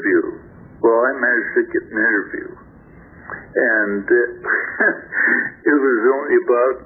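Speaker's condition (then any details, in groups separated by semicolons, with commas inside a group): Stroke affecting throat muscles; much mobility recovered with therapy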